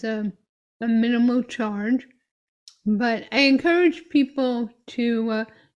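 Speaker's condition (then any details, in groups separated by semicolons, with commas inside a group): Myotonic dystrophy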